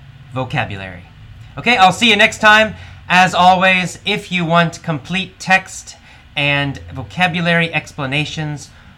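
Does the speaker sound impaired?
No.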